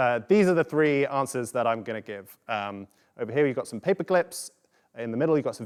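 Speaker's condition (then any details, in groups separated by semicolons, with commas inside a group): No condition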